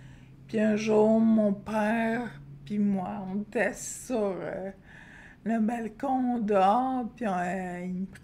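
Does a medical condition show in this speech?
Yes: Friedreich's ataxia; degenerative neuromuscular disease; onset age 13.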